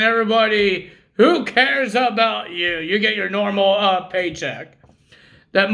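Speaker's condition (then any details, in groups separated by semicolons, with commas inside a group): No condition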